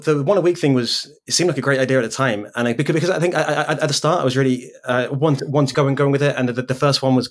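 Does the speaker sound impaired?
Yes: stutter; speech impediment; disfluent moment noted during this recording; makes recording podcasts difficult, still runs own podcast; here repeated sounds, repeated words.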